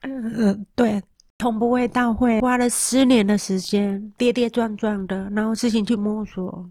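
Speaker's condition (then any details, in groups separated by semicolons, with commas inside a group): Moderate-to-severe hearing loss; hearing aid taken off during recording and held to microphone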